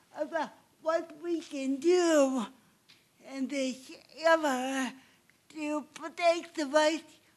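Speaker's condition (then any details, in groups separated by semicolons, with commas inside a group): Cerebral palsy; obvious speech impairment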